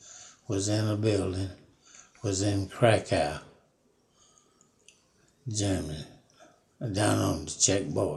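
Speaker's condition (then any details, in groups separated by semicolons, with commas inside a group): Parkinson's disease; never broken a bone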